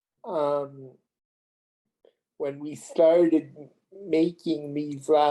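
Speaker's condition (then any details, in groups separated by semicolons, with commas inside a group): Cerebral palsy; premature birth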